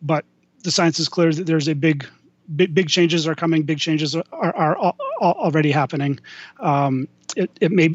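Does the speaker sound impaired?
Yes: stuttering; lifelong stutter; may freeze up mid-speech, then gets back on a roll; here repeated sounds, blocks.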